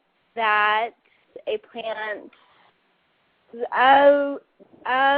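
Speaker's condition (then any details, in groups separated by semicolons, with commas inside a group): Cerebral palsy; stutters from speech muscle spasms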